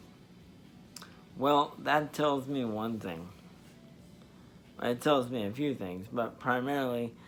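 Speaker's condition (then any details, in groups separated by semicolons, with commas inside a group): Spastic diplegia cerebral palsy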